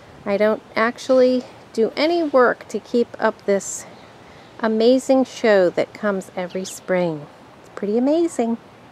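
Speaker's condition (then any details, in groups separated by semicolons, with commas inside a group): No condition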